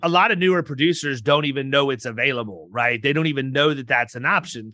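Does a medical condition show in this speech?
No.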